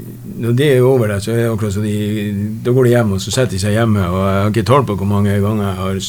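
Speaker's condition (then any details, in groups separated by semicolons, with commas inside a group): Parkinson's disease; about 6-7 years since onset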